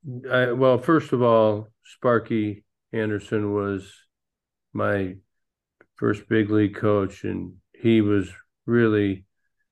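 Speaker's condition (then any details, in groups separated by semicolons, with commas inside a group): Parkinson's disease; bowling as activities to help with Parkinson's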